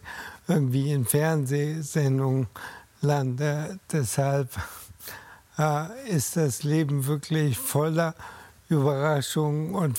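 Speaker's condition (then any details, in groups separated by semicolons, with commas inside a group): ALS; diagnosed at 47 after two months, first suspected carpal tunnel, disc or stroke; almost 10 years since diagnosis, companion Cassandra Menten, alternative therapies tried, cannot go out alone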